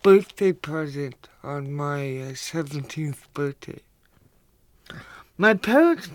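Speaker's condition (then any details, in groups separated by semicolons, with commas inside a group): Cerebral palsy; cerebral palsy since childhood, visible, coordination difficulties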